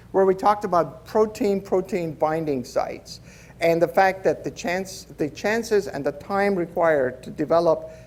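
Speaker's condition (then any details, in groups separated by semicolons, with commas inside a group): No condition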